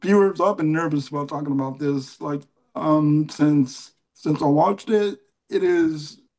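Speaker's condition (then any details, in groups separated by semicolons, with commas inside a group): Cerebral palsy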